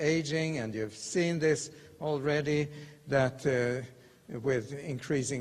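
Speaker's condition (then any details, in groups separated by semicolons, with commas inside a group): No condition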